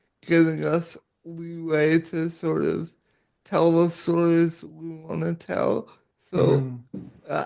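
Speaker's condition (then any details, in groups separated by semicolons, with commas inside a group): Cerebral palsy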